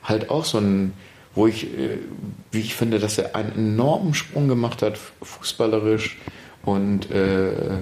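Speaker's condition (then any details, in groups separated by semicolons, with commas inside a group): No condition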